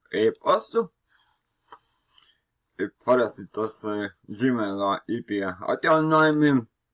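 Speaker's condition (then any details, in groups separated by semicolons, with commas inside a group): Cerebral palsy; since birth; speech not very clear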